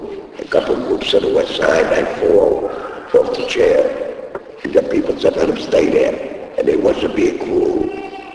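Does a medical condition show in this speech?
Yes: laryngectomy; speaks using device in throat, needs thumb to talk.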